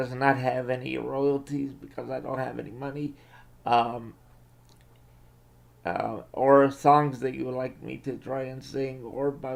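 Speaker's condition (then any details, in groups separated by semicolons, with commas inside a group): Cerebral palsy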